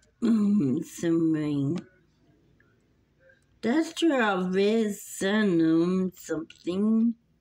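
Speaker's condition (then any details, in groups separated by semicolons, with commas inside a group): Muscular dystrophy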